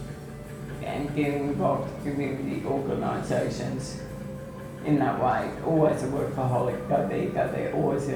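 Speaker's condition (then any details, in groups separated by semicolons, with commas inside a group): ALS/MND; onset foot drop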